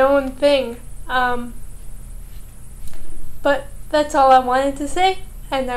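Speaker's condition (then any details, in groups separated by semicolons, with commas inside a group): Cerebral palsy, mild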